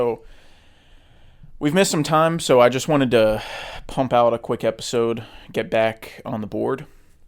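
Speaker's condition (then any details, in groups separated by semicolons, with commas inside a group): No condition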